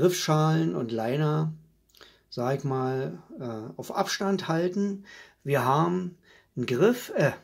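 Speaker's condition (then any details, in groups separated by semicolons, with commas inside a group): No condition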